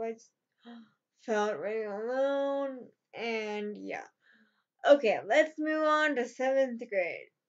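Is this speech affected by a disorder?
Yes: cerebral palsy.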